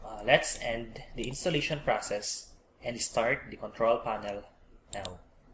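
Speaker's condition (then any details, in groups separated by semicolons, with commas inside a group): No condition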